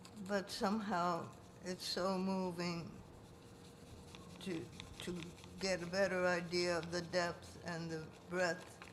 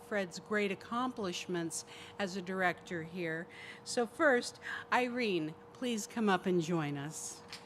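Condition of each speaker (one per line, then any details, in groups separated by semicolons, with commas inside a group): Parkinson's
No condition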